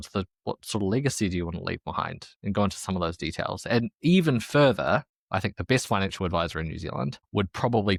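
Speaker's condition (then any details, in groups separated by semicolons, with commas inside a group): No condition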